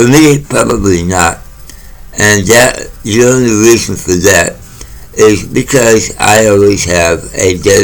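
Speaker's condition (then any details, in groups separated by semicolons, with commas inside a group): Mouth cancer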